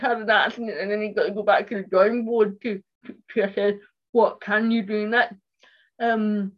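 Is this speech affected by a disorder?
Yes: cerebral palsy; speech impairment.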